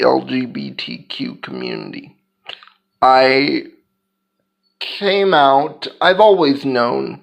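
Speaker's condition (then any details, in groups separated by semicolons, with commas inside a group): Cerebral palsy; physical disability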